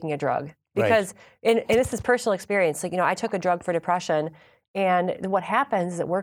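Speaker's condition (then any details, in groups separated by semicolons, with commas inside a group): No condition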